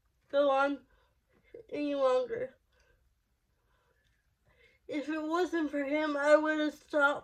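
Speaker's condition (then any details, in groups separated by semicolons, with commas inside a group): Cerebral palsy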